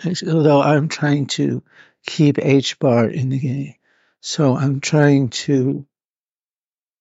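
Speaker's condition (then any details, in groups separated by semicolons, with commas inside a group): Parkinson's; reports not feeling very well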